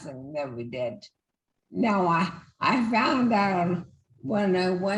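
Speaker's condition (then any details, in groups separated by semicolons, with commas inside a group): Multiple system atrophy; first diagnosed as ataxia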